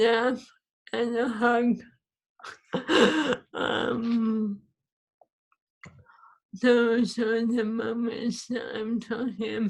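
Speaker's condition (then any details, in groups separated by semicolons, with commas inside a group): ALS; swallowing lost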